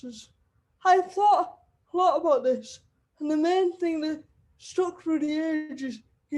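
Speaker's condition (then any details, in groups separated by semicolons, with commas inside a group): Cerebral palsy; wheelchair user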